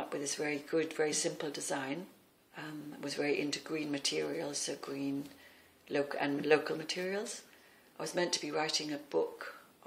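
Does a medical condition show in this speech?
No.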